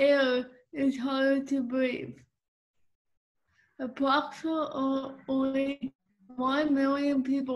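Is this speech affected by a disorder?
Yes: cerebral palsy; from birth, five minutes without oxygen at birth.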